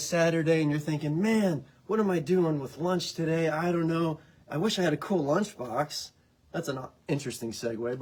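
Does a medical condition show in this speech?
No.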